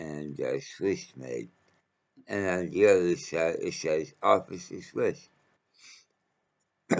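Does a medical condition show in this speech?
Yes: mouth cancer.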